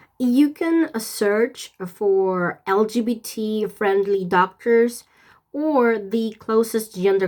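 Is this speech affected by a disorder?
No.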